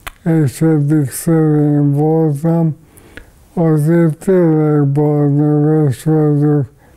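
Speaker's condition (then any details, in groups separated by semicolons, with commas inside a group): ALS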